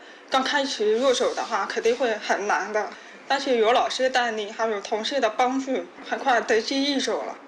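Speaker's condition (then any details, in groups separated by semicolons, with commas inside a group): Hearing impairment; parents speaking from behind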